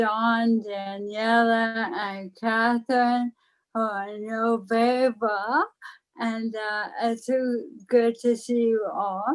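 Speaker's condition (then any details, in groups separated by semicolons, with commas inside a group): ALS; slight speech impairment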